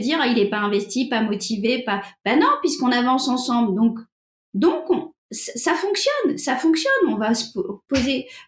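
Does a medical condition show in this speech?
No.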